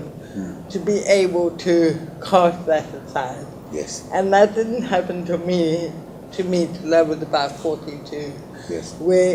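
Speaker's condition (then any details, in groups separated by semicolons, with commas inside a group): Cerebral palsy; lifelong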